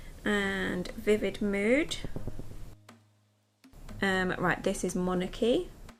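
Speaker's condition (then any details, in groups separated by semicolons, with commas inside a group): No condition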